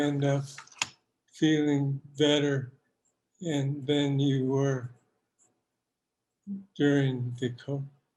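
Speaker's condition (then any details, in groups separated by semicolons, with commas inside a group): Parkinson's disease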